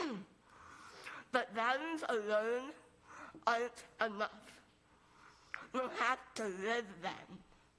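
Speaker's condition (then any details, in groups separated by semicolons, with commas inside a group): Moebius syndrome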